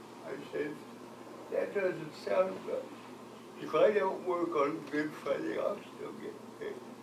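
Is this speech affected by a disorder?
Yes: cerebral palsy; from birth.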